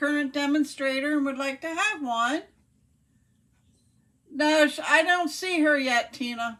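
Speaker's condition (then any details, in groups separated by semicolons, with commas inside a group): No condition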